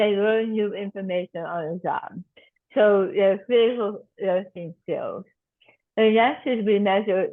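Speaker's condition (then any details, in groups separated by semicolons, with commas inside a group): Tongue cancer surgery and reconstruction; voice altered by surgery and reconstruction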